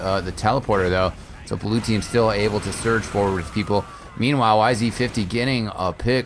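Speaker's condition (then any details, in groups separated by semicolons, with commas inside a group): No condition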